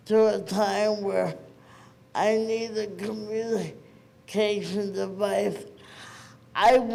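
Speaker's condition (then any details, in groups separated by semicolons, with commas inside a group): Cerebral palsy; present from birth, premature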